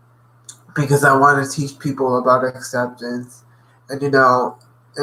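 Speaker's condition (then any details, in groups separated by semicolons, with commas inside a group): Cerebral palsy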